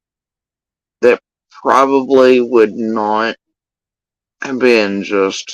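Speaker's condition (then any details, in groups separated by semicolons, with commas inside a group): Facial paralysis after surgery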